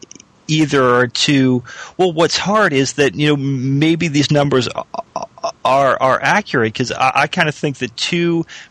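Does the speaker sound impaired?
Yes: stuttering; person who stutters, most anxiety tied to stuttering; stuttered openly rather than hiding in past phone-heavy job, talked openly about stuttering; here repeated words, prolonged sounds.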